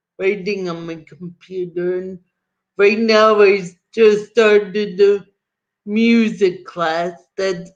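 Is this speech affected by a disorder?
Yes: cerebral palsy.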